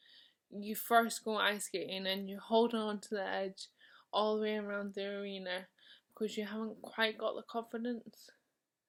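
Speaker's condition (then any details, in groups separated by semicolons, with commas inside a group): Motor neurone disease; onset in left hand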